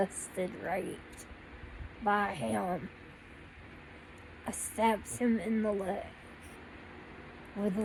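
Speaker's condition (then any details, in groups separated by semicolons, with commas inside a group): Cerebral palsy; needs crutches to walk, no teeth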